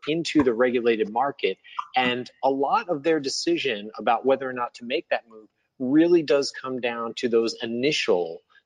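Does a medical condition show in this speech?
No.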